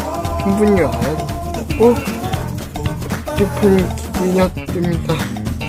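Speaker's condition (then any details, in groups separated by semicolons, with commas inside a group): Cerebral palsy; brain lesion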